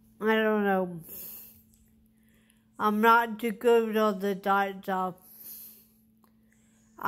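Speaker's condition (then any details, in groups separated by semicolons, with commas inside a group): Traumatic brain injury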